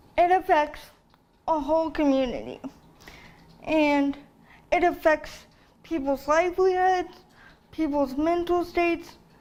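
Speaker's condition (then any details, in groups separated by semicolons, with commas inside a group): Cerebral palsy, spastic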